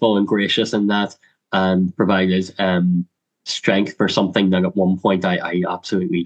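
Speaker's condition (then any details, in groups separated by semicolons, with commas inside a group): Cleft lip and palate; congenital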